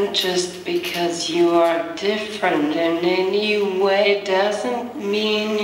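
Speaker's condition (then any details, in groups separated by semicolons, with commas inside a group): Cerebral palsy; diagnosed at age one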